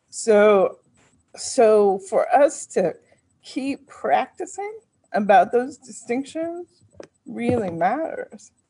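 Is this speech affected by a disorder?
No.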